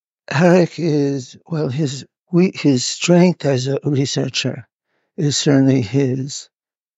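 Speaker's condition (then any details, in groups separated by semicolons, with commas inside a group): Parkinson's; needs to move about while filmed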